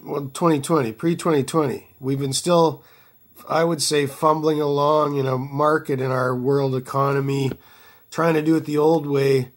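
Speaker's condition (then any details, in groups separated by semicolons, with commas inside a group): No condition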